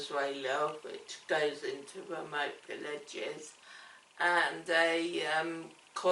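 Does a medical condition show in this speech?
Yes: cerebellar ataxia; affects speech and swallowing.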